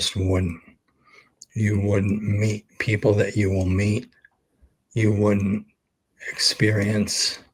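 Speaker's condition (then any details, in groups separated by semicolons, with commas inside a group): ALS; expects to lose voice very soon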